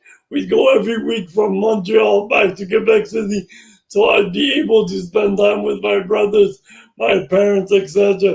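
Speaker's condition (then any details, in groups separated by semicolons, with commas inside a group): Brain injury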